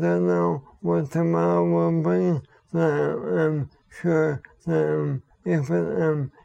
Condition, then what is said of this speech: ALS (motor neuron disease). It's already nearly robbed him of his ability to walk and his ability to speak.